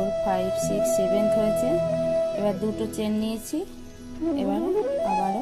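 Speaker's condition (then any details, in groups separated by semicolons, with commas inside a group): No condition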